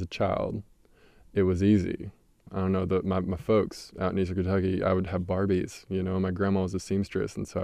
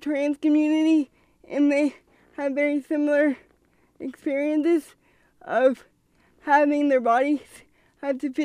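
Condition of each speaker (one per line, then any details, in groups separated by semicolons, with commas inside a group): No condition
Cerebral palsy; from birth; wheelchair user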